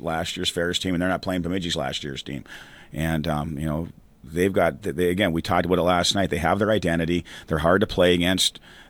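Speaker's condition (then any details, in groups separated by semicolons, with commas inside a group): No condition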